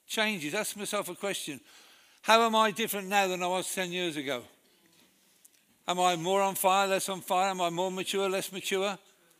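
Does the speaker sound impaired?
Yes: Parkinson's disease; new tablets from new consultant in Nottingham after over a year undertreated, masked face.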